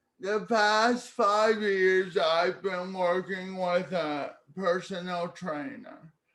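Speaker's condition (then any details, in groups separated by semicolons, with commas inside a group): Cerebral palsy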